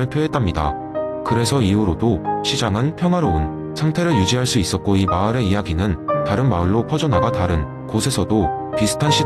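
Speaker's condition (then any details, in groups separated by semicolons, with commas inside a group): No condition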